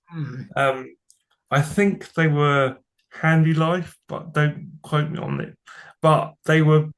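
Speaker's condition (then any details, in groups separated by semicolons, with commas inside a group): Cerebral palsy; from birth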